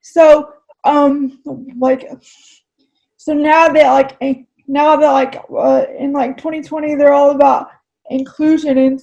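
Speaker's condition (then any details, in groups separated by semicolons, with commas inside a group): Cerebral palsy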